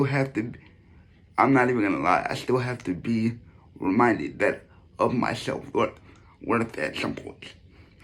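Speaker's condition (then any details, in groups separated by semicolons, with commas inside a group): Cerebral palsy; sometimes affects speech, may sound slurred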